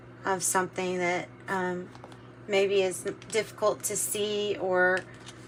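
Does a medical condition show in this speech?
No.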